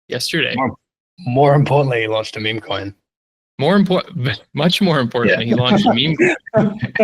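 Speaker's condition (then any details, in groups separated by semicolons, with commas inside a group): No condition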